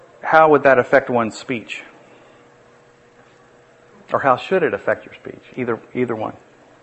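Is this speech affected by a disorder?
No.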